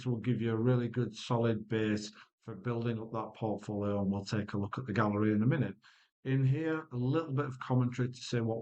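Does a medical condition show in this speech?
No.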